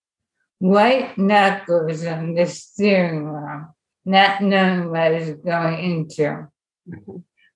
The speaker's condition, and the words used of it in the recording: ALS (motor neuron disease). I can't sing and perform anymore, but I can listen.